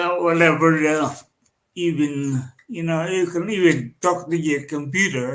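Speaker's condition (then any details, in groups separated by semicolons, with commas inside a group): Cerebral palsy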